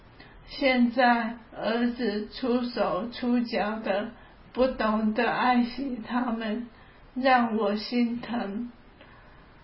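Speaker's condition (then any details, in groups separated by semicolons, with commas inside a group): ALS; onset about three years ago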